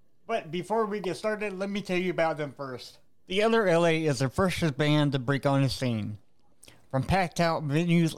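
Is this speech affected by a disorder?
Yes: cerebral palsy; visible physical disability.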